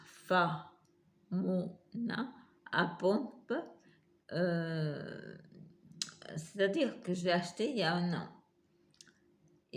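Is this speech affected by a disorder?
Yes: multiple sclerosis.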